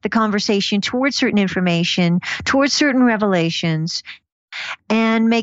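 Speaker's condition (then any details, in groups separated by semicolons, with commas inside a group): No condition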